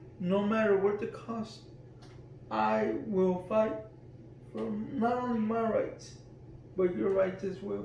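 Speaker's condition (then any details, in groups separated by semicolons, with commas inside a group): Cerebral palsy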